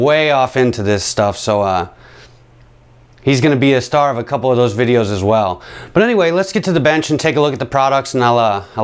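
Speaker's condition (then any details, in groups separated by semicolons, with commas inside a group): No condition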